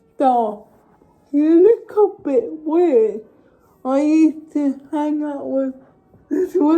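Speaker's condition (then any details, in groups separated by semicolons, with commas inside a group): Cerebral palsy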